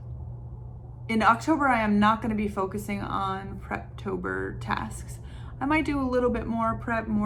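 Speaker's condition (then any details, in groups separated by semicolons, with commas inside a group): No condition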